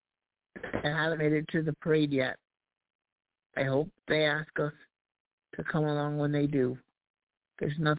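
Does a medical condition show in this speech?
Yes: cerebral palsy; past challenges speaking up.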